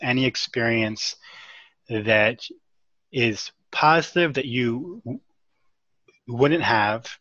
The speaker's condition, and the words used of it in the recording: Stuttering. And so when I stutter, it sort of throws a wrench in all of that, right?